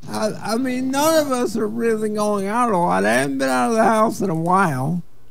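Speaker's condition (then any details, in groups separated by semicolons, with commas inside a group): Cerebral palsy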